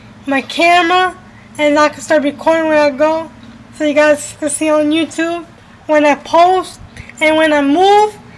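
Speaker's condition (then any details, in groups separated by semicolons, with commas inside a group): Cerebral palsy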